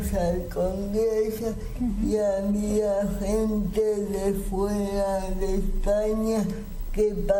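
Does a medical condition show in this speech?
Yes: cerebral palsy; speaks with difficulty.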